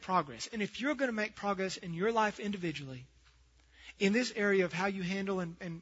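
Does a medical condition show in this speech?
No.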